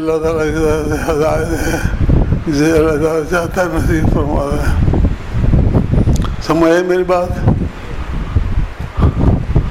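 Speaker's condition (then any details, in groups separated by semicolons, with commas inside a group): Difficulty speaking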